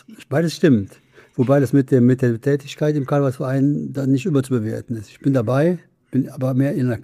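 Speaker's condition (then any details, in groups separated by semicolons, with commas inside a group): Parkinson's disease; speech therapy trains facial muscles against freezing face and speech against decline, going well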